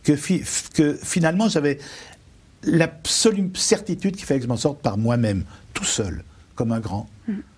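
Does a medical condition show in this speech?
Yes: stuttering; childhood onset around CM1-CM2, linked to forced right-handedness as left-hander, no speech therapy as child; still stutters, nearly 74, self-taught coping; keeps substitute words in reserve, initial r hard, short concise sentences, less stuttering when words respected; here repeated sounds.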